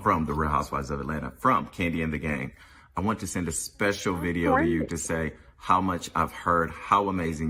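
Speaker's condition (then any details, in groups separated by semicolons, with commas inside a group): No condition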